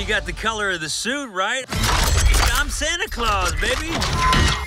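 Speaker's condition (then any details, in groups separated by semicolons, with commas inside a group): No condition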